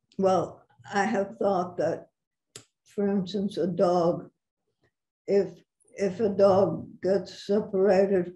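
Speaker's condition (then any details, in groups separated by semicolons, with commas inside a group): Parkinson's; about six years since onset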